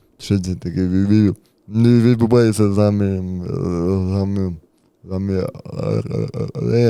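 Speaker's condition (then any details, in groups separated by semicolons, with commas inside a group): Cerebral palsy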